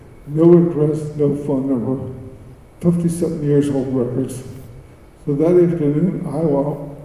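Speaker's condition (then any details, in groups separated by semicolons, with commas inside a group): Cerebral palsy; speech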